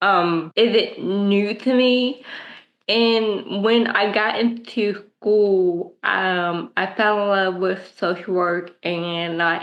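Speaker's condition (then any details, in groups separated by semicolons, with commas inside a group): Cerebral palsy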